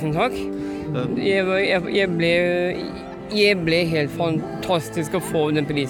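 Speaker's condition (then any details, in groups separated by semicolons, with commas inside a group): Down syndrome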